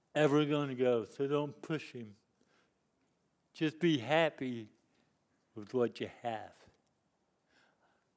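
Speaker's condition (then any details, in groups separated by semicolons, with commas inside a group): Cerebral palsy; lifelong disability since youth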